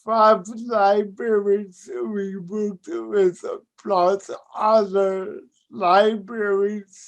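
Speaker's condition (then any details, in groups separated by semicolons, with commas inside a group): Cerebral palsy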